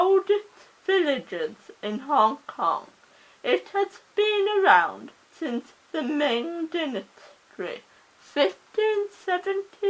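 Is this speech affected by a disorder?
Yes: cerebral palsy; oxygen starvation at birth.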